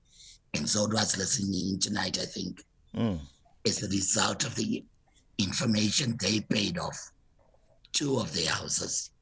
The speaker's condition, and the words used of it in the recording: Laryngectomy. By the way, before this, I used to speak with a Stephen Hawkins voice.